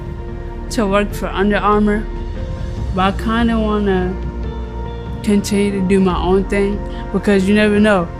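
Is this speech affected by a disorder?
Yes: cerebral palsy; cerebral palsy with seizures, bones and legs weak and painful in cold weather.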